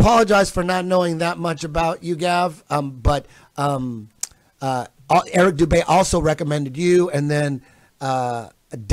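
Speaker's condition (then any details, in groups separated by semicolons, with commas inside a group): No condition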